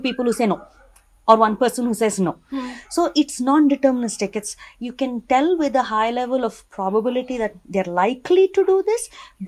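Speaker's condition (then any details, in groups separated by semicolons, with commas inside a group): No condition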